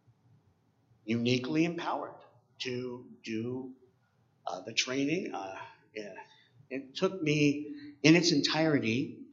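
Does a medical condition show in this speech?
Yes: cleft palate; congenital cleft palate.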